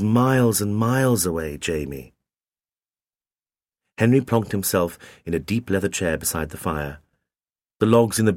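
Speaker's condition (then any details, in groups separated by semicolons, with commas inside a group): No condition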